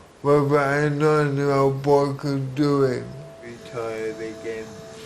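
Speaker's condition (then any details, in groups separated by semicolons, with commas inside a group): Brain injury; followed near-death event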